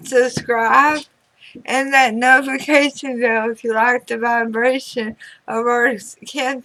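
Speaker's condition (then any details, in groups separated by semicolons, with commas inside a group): Throat cancer radiation damage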